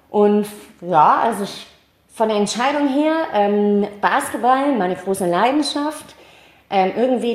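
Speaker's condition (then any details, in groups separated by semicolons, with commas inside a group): Cleft palate, mild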